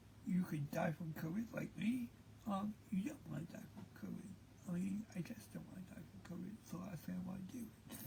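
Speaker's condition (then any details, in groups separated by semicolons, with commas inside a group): Cerebral palsy; present since birth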